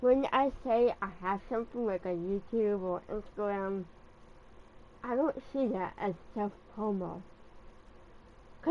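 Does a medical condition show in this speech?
Yes: cerebral palsy.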